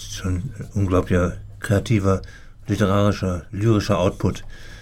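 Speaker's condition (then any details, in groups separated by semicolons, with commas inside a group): Parkinson's disease; shrinking handwriting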